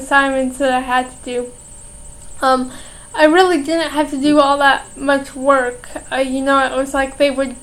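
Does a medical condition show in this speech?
Yes: cerebral palsy.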